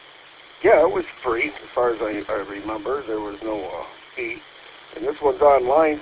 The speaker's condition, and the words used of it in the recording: None; typical speech.